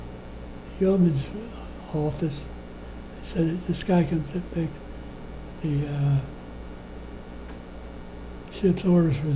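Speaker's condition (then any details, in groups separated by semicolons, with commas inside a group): Parkinson's disease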